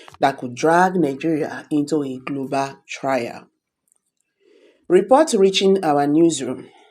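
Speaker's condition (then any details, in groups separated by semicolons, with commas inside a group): No condition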